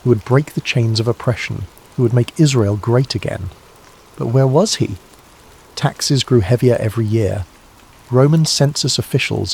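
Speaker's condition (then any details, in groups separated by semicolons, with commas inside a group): No condition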